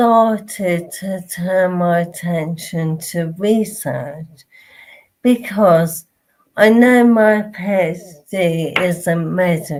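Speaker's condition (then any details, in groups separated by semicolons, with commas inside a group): Motor neurone disease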